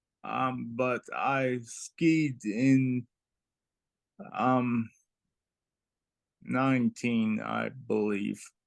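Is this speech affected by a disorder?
Yes: traumatic brain injury; brain surgery.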